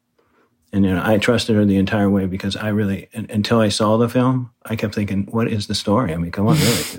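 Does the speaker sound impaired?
Yes: Parkinson's disease; right-sided weakness noticed on long group bike ride, diagnosed by neurologist, confirmed by second opinion; six years since diagnosis, new walking difficulty, needs hand support, minimal medication initially, heavy weightlifting.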